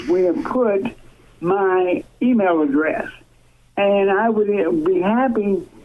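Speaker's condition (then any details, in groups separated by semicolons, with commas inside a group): Cerebral palsy, severe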